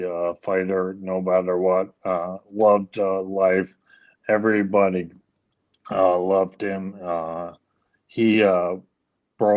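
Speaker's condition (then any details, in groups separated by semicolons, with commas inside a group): ALS; leg onset, later arm weakness; speech issues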